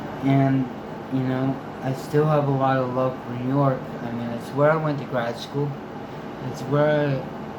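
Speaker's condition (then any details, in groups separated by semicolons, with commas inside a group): Traumatic brain injury; one-month coma; relearned talking after coma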